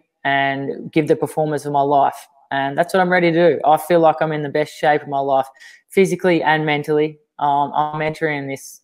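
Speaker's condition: No condition

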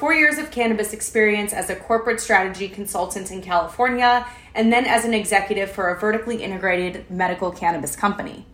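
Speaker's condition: No condition

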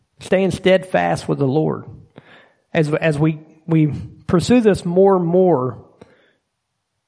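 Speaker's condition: No condition

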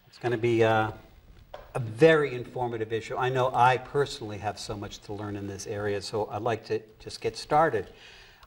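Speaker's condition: No condition

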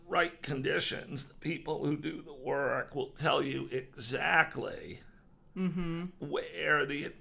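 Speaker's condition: Voice disorder; about nine years before recording

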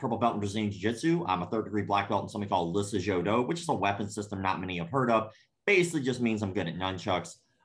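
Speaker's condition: Cleft palate; scars on face

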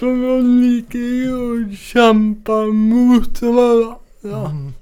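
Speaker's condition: Cerebral palsy; mainly affects speech and balance

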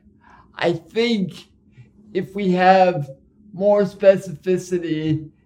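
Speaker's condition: Cerebral palsy; ride-sharing like Uber an obstacle

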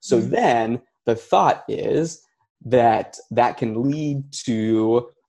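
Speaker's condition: Stuttering, mild; onset age three, childhood word switching, no school therapy, two-week intensive fluency shaping, basal ganglia timing; still stutters, slight stutter, still works at speech, much easier than before; feared sounds k, speaking more difficult; repeated words, prolonged sounds

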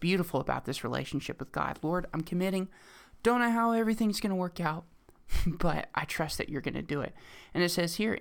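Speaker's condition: No condition

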